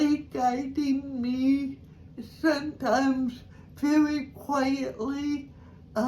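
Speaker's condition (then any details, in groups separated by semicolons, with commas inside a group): Cerebral palsy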